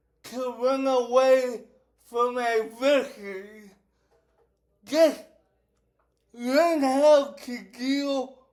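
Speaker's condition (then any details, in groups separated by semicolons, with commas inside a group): Cerebral palsy; affects whole body; affects speech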